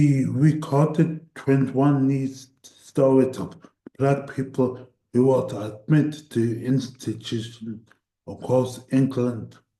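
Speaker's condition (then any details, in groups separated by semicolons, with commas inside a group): Cerebral palsy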